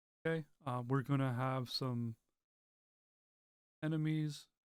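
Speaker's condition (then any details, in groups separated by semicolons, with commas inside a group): No condition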